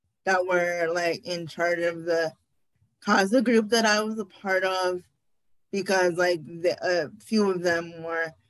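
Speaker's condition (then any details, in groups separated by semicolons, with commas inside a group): Cerebral palsy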